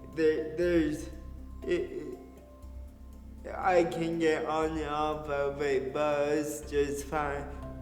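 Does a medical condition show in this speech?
Yes: cerebral palsy.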